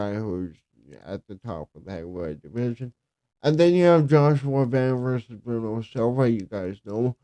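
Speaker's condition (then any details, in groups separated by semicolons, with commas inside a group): Cerebral palsy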